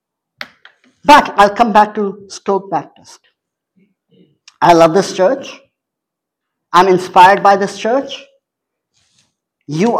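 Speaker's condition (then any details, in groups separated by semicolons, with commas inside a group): Cleft palate; speaks two or three languages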